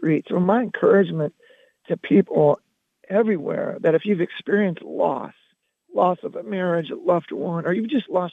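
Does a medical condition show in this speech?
Yes: loss of singing voice; singing voice lost, speaking voice retained.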